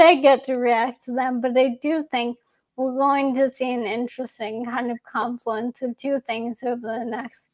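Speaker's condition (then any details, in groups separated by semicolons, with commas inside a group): ALS; young onset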